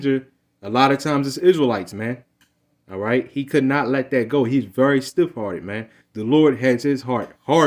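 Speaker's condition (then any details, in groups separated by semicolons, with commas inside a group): No condition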